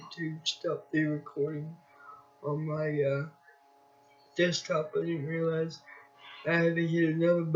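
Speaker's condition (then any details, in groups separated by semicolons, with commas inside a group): Cerebral palsy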